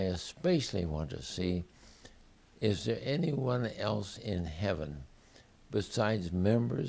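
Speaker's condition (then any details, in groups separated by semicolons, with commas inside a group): ALS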